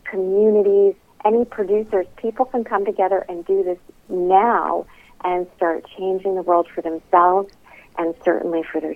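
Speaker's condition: No condition

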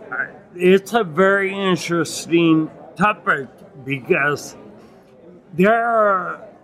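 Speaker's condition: Acquired ataxia with dysarthria; Lance-Adams syndrome

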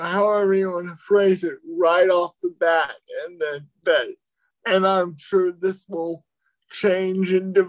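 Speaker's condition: Cerebral palsy

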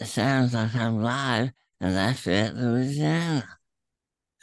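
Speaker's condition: Throat cancer, tumor through tongue, attached to epiglottis

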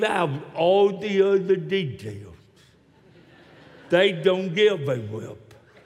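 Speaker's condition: Cerebral palsy; neck operation

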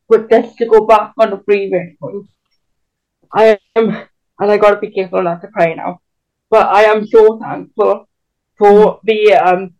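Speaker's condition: Cerebral palsy; can walk but with limits

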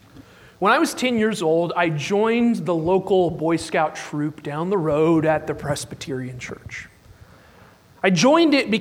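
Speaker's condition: No condition

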